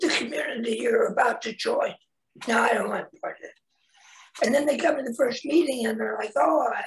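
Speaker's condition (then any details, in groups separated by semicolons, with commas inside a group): Laryngectomy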